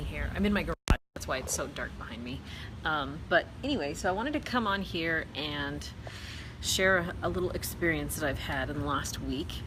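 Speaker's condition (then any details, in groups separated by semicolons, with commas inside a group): No condition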